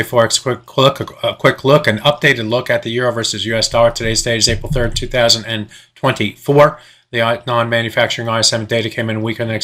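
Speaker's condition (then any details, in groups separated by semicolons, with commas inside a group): No condition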